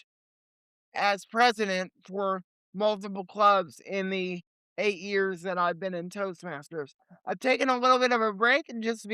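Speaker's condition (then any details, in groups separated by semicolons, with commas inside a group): Cerebral palsy; limited mobility, legs; age 28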